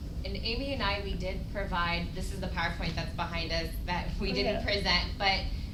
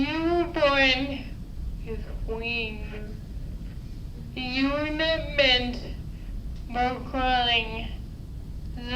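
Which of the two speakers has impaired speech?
The second: dysarthria; ataxic dysarthria from Friedreich's ataxia, hereditary, scoliosis, back brace; diagnosed at 13, uses wheelchair, speech program 3 years; slurred speech, worse loud, variable days, pauses to breathe.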